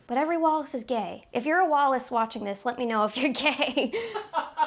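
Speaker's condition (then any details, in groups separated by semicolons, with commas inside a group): No condition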